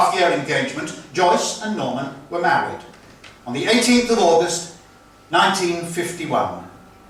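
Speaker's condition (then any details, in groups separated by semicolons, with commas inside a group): No condition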